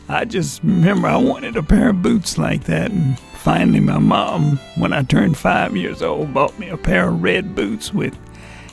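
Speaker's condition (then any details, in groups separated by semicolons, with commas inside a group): Vocal dysphonia; former country and western singer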